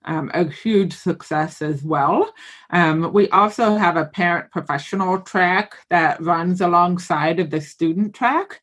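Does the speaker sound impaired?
Yes: hearing loss with cochlear implant; lifelong hearing loss, cochlear implant left ear, hearing aid right ear; recent cochlear implant surgery, decided on implant because hearing had decreased.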